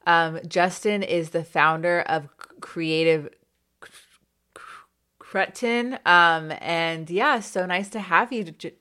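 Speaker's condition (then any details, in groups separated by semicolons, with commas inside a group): No condition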